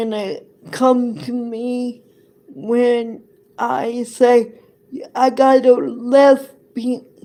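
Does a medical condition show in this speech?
Yes: cerebral palsy; present from birth.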